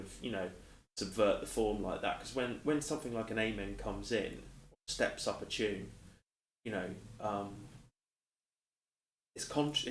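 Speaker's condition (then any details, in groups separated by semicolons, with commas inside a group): No condition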